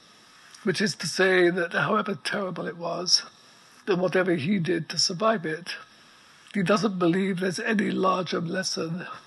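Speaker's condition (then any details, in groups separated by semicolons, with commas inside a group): ALS; effectively quadriplegic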